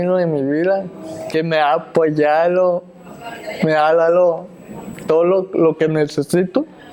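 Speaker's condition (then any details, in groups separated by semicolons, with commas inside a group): Cerebral palsy; spastic type, stiffness, mobility difficulties; had therapies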